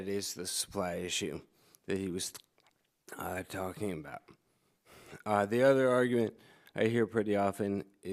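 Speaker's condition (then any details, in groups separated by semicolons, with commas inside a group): ALS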